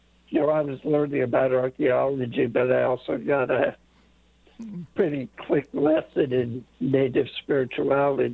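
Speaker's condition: Late-onset Pompe disease; onset age 5-6, misdiagnosed as muscular dystrophy at 23 for 26 years

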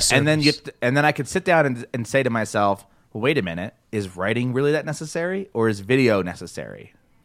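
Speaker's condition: No condition

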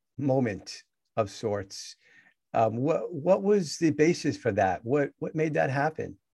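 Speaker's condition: No condition

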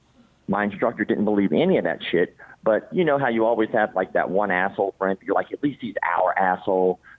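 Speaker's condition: Cleft palate; congenital

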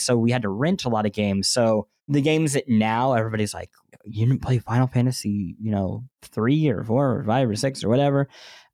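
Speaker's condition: Cleft lip and palate; bandaged

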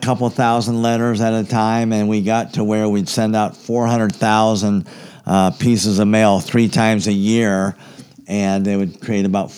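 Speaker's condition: Cleft palate; congenital, very severe

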